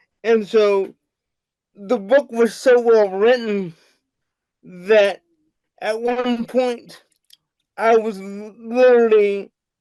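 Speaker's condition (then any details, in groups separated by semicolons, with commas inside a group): Cerebral palsy; unstable voice pitch, speech-to-text struggles, childhood speech therapy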